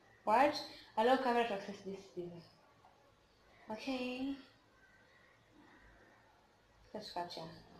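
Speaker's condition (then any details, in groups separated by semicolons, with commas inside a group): No condition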